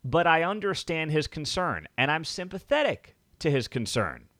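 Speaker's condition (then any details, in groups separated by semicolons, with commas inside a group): No condition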